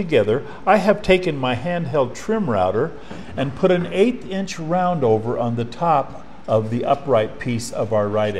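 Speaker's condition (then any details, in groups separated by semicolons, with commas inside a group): No condition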